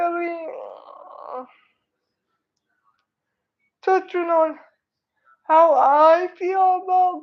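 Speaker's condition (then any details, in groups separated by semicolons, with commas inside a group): Cerebral palsy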